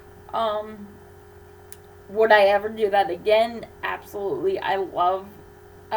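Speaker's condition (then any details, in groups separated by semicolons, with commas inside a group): Cerebral palsy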